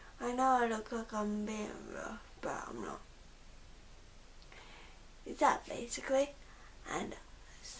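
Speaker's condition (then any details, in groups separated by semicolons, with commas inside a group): Cerebral palsy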